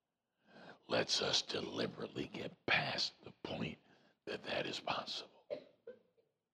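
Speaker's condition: Voice box removal needed; prior chemo and radiation

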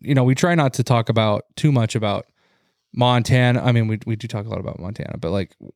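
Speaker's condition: No condition

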